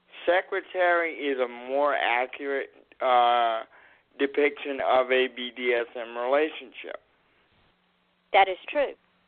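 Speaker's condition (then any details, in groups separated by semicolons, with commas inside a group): Cerebral palsy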